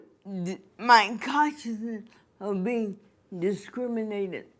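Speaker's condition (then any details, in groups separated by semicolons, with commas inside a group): Cerebral palsy; voice sounds different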